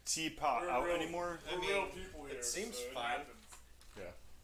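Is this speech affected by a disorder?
No.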